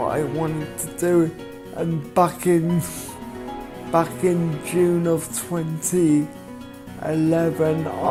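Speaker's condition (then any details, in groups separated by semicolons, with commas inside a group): Cerebral palsy; present since infancy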